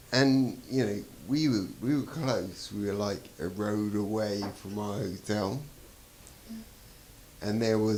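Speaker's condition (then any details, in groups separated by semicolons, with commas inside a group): Traumatic brain injury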